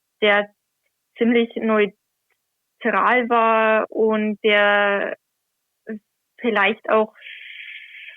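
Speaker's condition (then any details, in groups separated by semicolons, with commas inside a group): Stuttering; covert stuttering for many years, aware from about age 10, hidden until 21; openly stuttering, regularly reads scripture aloud in church since January last year, nervous beforehand; not stutter-free when reading aloud, anticipates difficult words in advance, avoided words, trouble with t-words; blocks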